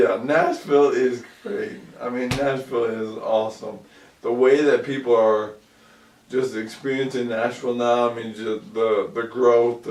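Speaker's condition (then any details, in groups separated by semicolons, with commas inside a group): ALS; about 2 years since onset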